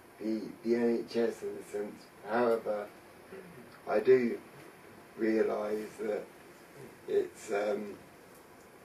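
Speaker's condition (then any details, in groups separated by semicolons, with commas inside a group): Traumatic brain injury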